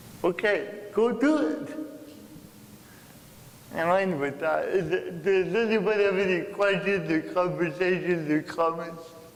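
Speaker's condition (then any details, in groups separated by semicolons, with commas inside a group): Cerebral palsy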